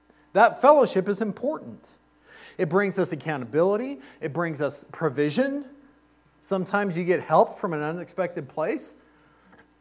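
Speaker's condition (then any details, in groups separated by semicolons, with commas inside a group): No condition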